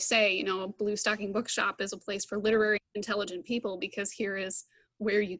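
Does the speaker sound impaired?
No.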